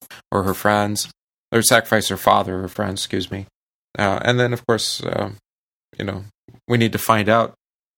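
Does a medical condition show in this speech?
No.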